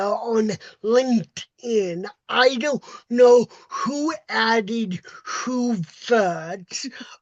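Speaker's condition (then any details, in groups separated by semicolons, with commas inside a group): Cerebral palsy; uses walker and wheelchair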